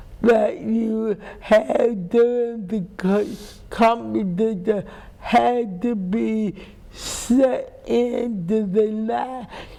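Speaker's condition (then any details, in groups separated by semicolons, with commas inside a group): Cerebral palsy; speech impairment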